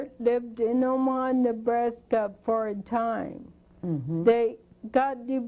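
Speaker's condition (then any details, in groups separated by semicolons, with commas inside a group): Spinocerebellar degeneration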